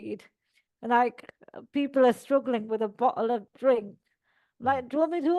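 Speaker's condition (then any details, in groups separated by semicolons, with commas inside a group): Cerebral palsy; all four limbs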